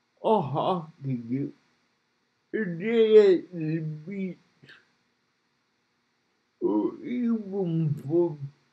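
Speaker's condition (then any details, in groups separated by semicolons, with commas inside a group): Cerebral palsy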